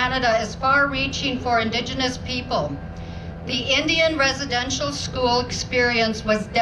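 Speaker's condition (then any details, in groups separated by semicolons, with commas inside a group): No condition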